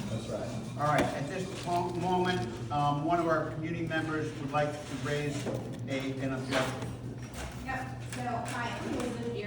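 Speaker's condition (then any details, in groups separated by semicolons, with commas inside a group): No condition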